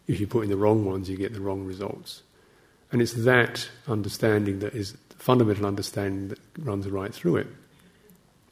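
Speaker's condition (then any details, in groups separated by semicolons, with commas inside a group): No condition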